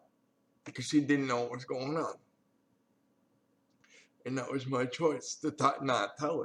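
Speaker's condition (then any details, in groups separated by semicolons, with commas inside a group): Cerebral palsy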